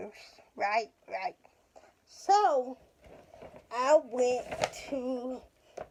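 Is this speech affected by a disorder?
Yes: cerebral palsy; speech affected.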